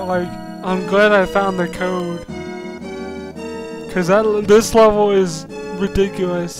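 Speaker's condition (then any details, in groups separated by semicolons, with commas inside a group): Cerebral palsy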